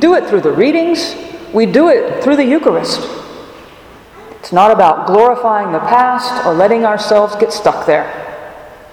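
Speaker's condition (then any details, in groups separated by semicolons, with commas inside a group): No condition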